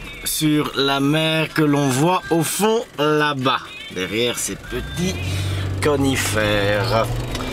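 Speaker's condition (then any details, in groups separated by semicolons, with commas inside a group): No condition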